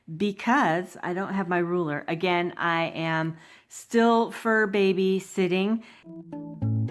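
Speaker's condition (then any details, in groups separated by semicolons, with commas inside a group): No condition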